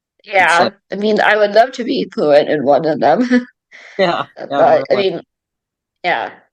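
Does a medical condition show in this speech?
Yes: cerebral palsy, mild; speech affected.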